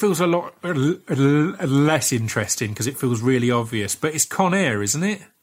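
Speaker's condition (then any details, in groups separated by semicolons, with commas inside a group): Stammer; childhood speech therapy, withdrawn by parents as teaching implied needing fixing; prolonged sounds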